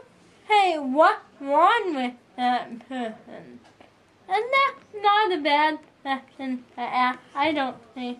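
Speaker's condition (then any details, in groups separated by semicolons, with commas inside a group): Cerebral palsy, spastic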